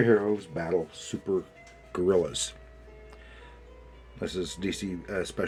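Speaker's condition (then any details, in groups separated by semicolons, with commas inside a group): No condition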